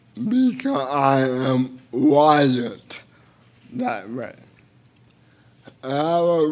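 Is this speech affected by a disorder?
Yes: cerebral palsy; involuntary hand movements.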